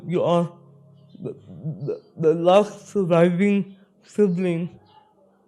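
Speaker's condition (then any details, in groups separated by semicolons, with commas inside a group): Spastic cerebral palsy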